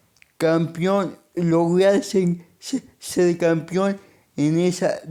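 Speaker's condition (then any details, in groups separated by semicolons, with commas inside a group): Cerebral palsy; monthly medication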